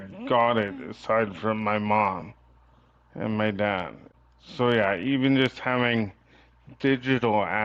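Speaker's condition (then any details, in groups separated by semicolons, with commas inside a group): Cerebral palsy; from birth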